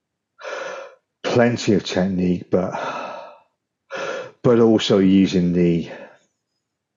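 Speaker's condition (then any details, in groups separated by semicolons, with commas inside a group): Stammer; lifelong stammer since early childhood; two Maguire program courses, Gareth Gates instructor, breath focus, releases air on block, repeats word attacking first sound; freezing, unable to speak in conversations, formerly whispered to hide stutter, occasional phone stammering; repeated words, blocks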